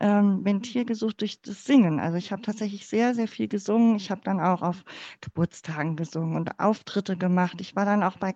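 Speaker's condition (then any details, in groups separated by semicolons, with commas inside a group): Cleft palate; speaking in front of class and using voice for speaking never felt easy, sang a lot instead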